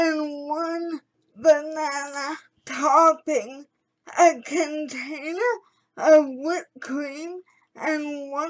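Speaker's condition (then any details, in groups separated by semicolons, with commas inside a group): Cerebral palsy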